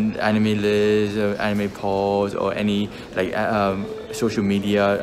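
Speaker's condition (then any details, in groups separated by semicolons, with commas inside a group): No condition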